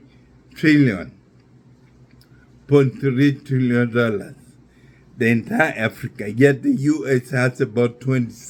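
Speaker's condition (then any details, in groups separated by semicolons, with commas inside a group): Neurological disease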